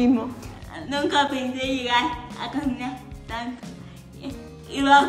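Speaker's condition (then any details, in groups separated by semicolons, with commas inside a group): Cerebral palsy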